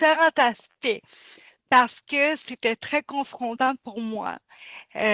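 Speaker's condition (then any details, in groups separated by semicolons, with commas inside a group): Cerebral palsy; since birth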